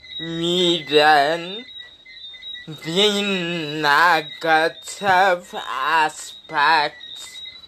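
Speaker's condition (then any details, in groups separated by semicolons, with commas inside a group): Speech impediment; no speech therapy yet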